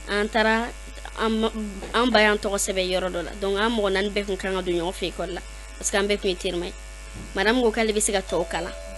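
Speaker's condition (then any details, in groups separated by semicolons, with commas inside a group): No condition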